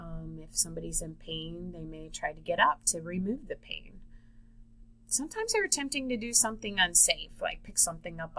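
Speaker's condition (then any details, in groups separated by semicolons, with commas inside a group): No condition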